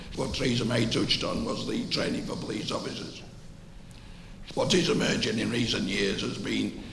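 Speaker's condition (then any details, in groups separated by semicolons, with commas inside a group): Voice prosthesis; uses voice prosthesis; speaks with voice prosthesis, asks listeners to accommodate voice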